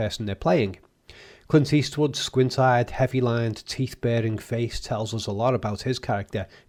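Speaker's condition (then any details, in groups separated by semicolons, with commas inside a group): No condition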